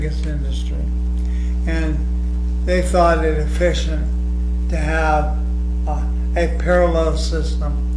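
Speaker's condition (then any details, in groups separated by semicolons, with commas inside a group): ALS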